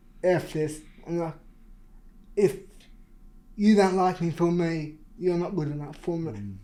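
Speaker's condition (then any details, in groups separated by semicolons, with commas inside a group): Cerebral palsy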